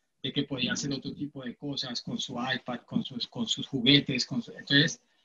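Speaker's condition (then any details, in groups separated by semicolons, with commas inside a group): No condition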